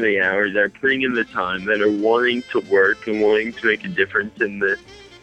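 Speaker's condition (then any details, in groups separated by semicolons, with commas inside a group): Mild cerebral palsy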